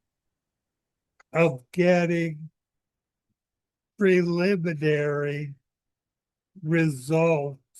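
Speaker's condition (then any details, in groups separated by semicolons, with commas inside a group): ALS; seventh year of disease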